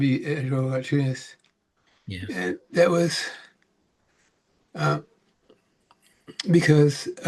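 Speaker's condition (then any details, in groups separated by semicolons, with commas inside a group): Parkinson's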